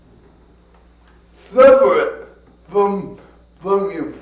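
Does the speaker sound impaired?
Yes: cerebral palsy; from birth.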